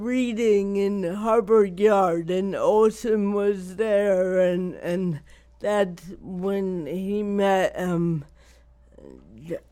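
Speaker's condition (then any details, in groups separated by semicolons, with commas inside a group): Cerebral palsy; not degenerative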